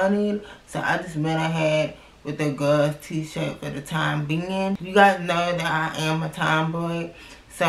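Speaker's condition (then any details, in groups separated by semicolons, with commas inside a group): Cerebral palsy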